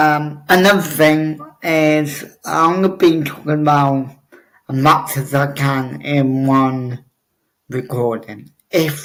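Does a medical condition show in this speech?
Yes: cerebral palsy; obvious speech impediment.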